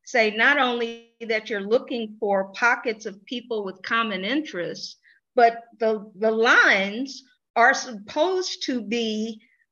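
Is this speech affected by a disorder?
No.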